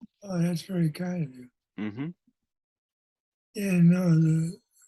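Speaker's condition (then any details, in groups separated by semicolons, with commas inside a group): Parkinson's disease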